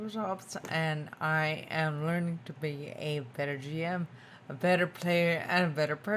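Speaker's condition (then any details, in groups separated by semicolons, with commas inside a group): Spinocerebellar ataxia type 2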